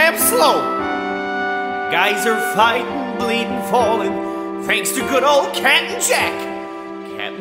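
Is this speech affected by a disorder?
No.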